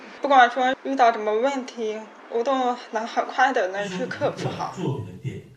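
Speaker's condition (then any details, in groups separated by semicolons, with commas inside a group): Hearing impairment; completed rehabilitation training, parents spoke behind back, daily word drills repeated hundreds of times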